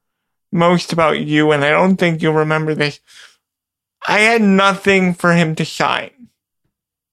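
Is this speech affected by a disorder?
Yes: cerebral palsy; wheelchair user, earlier used wheelchair-type stroller.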